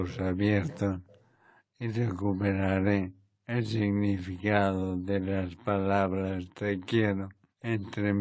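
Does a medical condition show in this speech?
Yes: ALS; late stage, near death.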